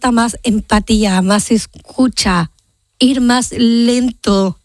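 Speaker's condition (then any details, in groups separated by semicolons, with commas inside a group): Down syndrome; genetic condition, present from birth; age 30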